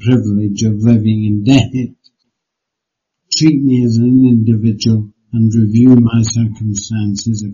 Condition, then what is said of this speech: Parkinson's disease. I have a tendency to slur my words, so I speak more slowly.